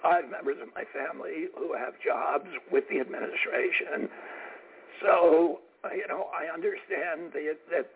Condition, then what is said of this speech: Spasmodic dysphonia. I mean, the guy looks like he's gasping for air.